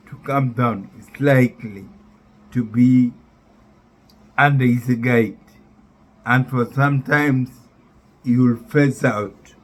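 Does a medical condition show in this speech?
Yes: neurological disease after spinal surgery.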